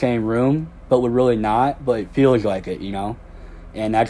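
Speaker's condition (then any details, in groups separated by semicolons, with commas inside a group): Cleft lip and palate; doing well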